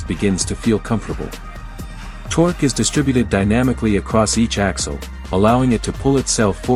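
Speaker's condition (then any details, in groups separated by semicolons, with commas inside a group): No condition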